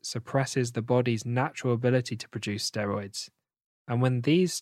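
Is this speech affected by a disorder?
No.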